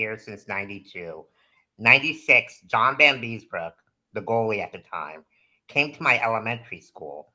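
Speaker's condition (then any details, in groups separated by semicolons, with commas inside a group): No condition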